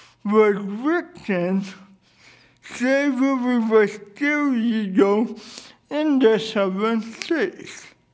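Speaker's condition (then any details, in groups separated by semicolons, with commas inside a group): Cerebral palsy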